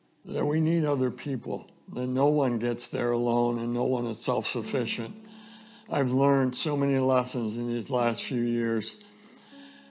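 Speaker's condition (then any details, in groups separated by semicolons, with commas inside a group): ALS; fatal diagnosis, no cure, later died of it about a month before this talk; about two years since diagnosis, recorded acceptance speech played at hall of fame banquet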